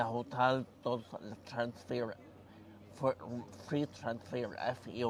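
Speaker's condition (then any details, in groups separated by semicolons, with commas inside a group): Cerebral palsy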